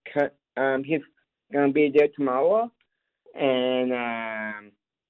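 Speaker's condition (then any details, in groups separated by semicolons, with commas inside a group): Down syndrome; lives independently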